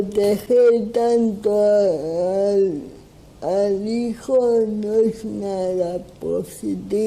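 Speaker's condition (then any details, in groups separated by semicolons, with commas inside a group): Cerebral palsy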